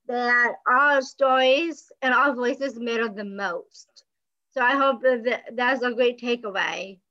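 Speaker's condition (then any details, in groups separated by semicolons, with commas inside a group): Down syndrome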